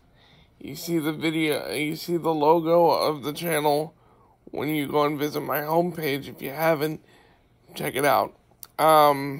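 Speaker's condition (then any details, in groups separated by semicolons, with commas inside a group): Cerebral palsy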